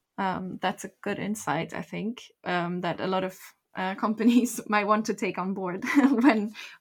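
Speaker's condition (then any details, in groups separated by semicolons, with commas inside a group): No condition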